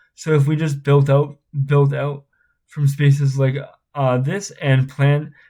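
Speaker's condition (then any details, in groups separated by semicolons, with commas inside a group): Spastic cerebral palsy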